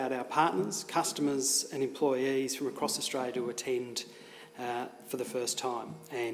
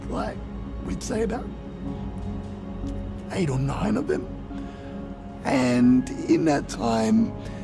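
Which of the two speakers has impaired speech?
The second: cerebral palsy; 3 or 4 childhood operations, affects walking; ongoing physiotherapy.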